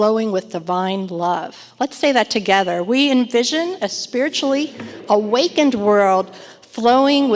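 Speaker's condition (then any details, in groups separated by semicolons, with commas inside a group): No condition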